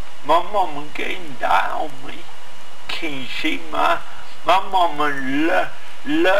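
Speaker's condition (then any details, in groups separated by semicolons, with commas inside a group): Cerebral palsy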